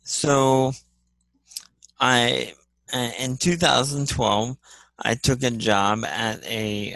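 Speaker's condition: Spastic cerebral palsy; physical and occupational therapy in childhood

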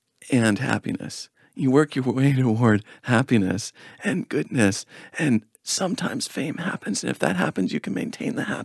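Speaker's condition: Spasmodic dysphonia; onset age 18

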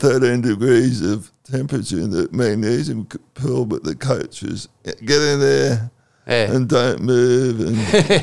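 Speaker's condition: Cerebral palsy; cerebral palsy affecting the muscles, once cold stays cold; second COVID vaccine dose, Pfizer chosen on doctor's advice over AstraZeneca due to blood clot risk

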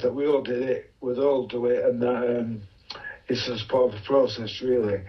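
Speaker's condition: Motor neuron disease; followed by MND

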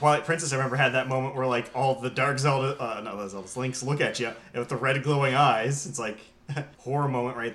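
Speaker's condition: No condition

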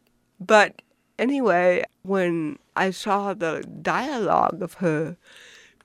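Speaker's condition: Cerebral palsy; hearing impaired

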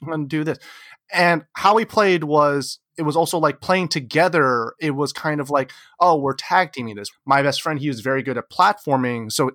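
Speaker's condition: No condition

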